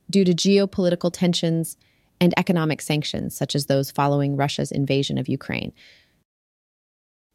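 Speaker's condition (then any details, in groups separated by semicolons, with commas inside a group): No condition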